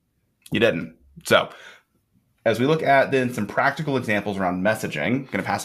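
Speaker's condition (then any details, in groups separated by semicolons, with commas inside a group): No condition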